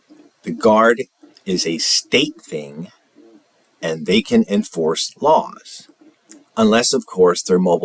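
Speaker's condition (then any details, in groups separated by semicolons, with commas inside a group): No condition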